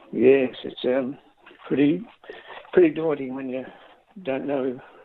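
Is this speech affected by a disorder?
Yes: Parkinson's disease.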